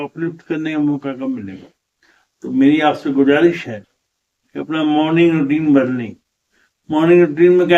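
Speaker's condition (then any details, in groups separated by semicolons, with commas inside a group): Cerebral palsy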